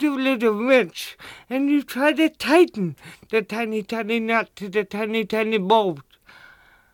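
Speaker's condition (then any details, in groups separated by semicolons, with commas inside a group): Cerebral palsy; cerebral palsy since childhood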